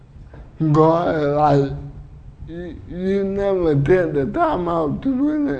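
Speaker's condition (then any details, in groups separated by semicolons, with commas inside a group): Cerebral palsy; uses wheelchair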